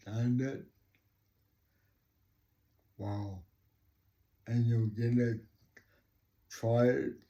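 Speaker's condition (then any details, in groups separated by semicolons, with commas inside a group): Cerebral palsy; talks slowly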